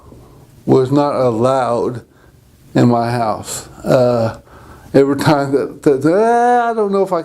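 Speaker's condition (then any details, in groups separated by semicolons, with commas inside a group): Cerebral palsy; present from birth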